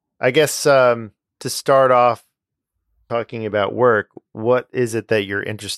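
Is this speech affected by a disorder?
No.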